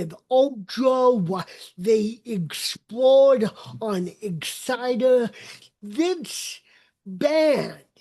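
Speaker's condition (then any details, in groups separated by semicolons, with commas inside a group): Cerebral palsy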